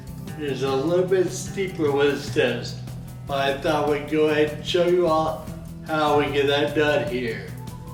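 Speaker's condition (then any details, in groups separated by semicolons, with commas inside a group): Friedreich's ataxia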